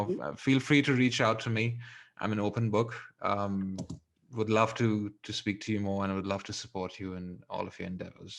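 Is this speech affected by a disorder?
No.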